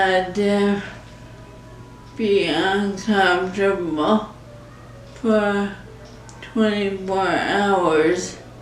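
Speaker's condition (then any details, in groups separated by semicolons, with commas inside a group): ALS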